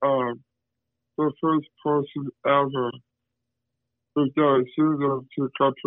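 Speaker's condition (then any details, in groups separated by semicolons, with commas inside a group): Down syndrome; with many limitations per father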